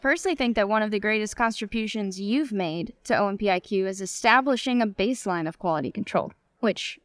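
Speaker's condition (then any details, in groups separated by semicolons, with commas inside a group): No condition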